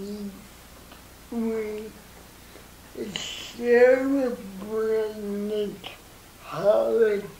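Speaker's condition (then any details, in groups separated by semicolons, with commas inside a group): Cerebral palsy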